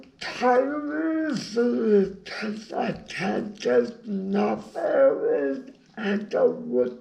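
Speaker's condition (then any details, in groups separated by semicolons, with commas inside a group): Brain injury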